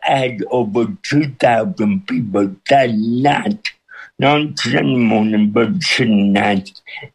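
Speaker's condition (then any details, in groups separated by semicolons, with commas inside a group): Cerebral palsy with speech impediment; hard to understand at first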